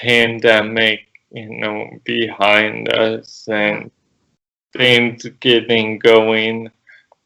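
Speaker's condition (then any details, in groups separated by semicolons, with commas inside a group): Cerebral palsy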